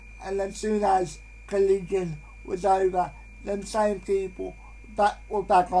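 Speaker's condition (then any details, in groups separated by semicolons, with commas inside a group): Cerebral palsy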